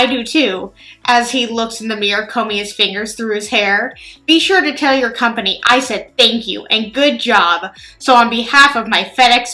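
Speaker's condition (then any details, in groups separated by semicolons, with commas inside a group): No condition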